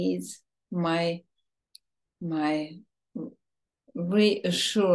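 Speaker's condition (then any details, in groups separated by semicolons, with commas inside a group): ALS, bulbar form, bulbar onset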